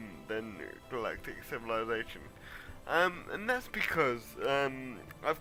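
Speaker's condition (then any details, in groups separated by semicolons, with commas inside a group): Cerebral palsy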